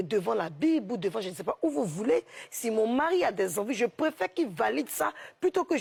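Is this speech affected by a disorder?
No.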